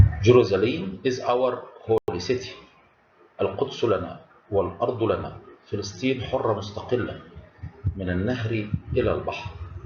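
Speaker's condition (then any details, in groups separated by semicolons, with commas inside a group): No condition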